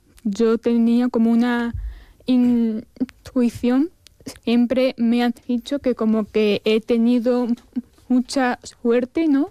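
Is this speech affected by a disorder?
Yes: stuttering (disfemia); stuttering since childhood, told at age 12 nothing more could be done; got stuck when reading aloud in class as child, made to repeat it; here prolonged sounds, blocks.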